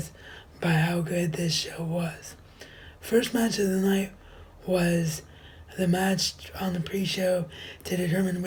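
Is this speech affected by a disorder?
Yes: cerebral palsy; wheelchair bound.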